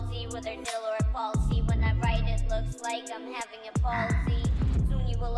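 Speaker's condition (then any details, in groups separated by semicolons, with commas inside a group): No condition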